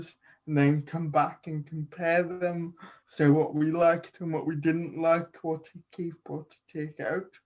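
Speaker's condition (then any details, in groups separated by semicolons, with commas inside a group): Cerebral palsy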